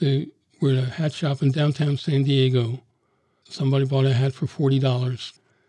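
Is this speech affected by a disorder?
Yes: Parkinson's disease; Parkinson's disease diagnosed at age 62.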